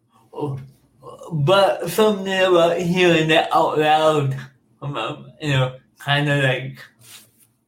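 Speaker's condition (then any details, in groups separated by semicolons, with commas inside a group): Cerebral palsy; cerebral palsy from birth, caused by oxygen loss at birth, affects motor skills; speech impairments, speech therapy from age seven with jeff in orlando, school speaking device declined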